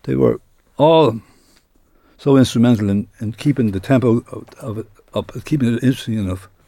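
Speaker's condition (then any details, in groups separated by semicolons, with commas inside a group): Parkinson's disease; progressive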